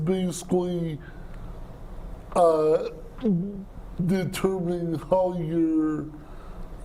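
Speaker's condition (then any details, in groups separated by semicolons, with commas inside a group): Cerebral palsy; speech impairment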